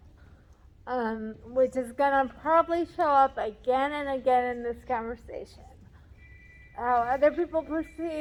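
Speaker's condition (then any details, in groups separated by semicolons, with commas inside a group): Cerebral palsy; talks differently than others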